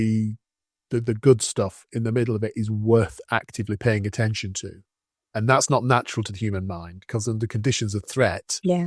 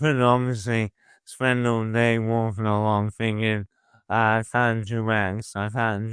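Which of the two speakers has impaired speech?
The second: motor neuron disease; progressing, can no longer type; voice affected, early slurring, nasal speech, hand weakness.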